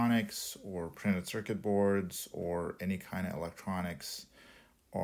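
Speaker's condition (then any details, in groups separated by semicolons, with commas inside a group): No condition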